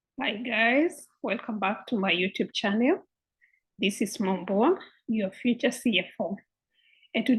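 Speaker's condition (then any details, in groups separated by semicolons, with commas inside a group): No condition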